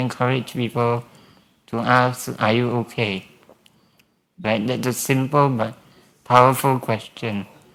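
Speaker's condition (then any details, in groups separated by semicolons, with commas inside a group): Spinal muscular atrophy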